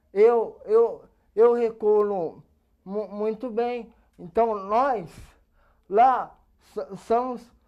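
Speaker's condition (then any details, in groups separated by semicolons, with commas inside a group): Cerebral palsy; age 27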